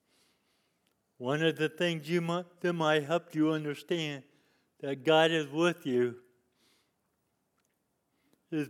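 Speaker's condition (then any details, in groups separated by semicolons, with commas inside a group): Cerebral palsy; lifelong disability since youth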